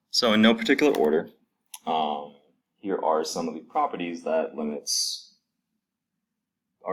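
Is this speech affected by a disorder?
No.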